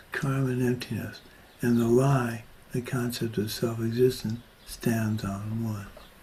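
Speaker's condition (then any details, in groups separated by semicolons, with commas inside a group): Parkinson's disease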